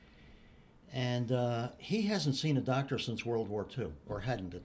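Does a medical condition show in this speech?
No.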